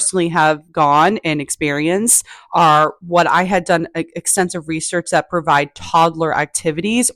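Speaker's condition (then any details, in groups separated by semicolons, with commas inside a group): No condition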